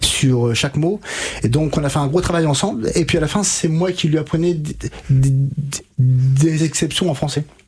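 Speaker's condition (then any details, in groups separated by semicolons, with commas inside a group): Stuttering; onset age 5 to 6, severe from age 5 to 20, untreated in childhood; blocks and repetitions, formerly could not finish a sentence without blocking; repeated sounds, prolonged sounds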